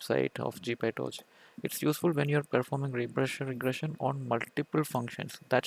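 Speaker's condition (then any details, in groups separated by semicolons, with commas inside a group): No condition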